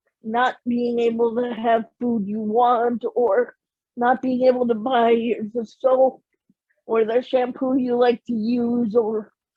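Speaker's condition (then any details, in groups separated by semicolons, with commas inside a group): Cerebral palsy; premature birth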